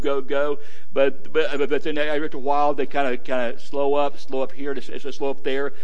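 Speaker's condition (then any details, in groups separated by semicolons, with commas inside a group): Stuttering; struggled with it for a while, adults at gadsdale said stutter barred preaching; stuttering can lengthen a 25-minute message to 35 or 45 minutes; repeated sounds, repeated words, prolonged sounds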